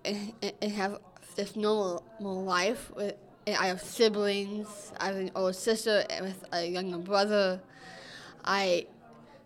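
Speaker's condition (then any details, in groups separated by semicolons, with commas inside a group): Down syndrome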